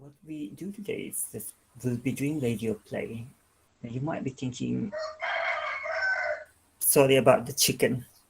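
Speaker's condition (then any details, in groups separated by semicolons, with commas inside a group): No condition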